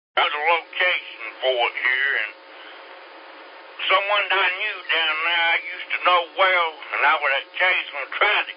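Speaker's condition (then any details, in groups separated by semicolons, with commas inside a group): Slurred speech; stroke 3 years ago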